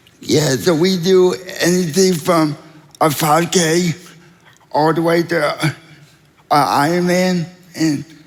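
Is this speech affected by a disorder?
Yes: cerebral palsy.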